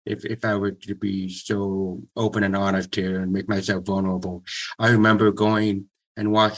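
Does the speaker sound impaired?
Yes: severe to profound hearing loss; congenital severe to profound hearing loss, identified near age 2, two deaf uncles, hearing aids since early childhood; speech language therapy programs in childhood, relied on lip reading when aids failed.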